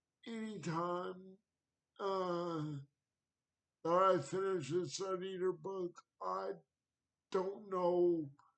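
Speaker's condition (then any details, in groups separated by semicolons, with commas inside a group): Cerebral palsy; wheelchair, needs transfer help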